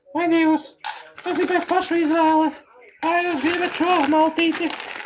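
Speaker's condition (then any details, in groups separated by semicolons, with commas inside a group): No condition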